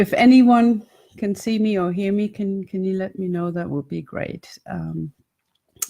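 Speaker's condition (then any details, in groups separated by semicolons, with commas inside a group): No condition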